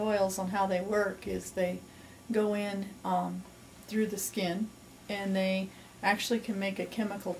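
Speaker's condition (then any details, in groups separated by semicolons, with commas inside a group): No condition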